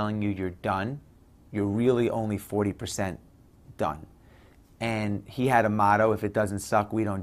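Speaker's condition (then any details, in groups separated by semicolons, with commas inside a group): No condition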